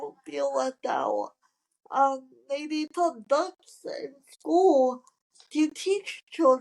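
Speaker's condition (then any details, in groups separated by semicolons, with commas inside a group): Cerebral palsy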